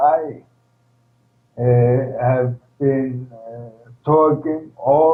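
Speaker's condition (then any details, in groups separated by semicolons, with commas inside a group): ALS, primary lateral sclerosis, PLS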